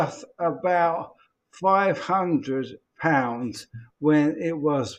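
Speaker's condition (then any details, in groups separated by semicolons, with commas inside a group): ALS; speech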